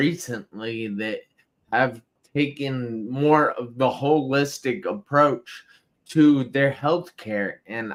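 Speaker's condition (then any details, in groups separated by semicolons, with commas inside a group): Traumatic brain injury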